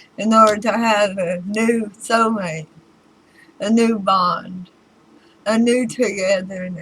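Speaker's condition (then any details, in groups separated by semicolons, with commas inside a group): Throat cancer radiation damage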